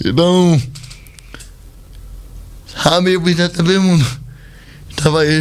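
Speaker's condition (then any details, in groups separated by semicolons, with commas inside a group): Cerebral palsy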